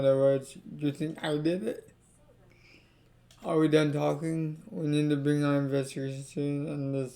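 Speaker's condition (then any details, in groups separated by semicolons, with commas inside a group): Cerebral palsy; affects legs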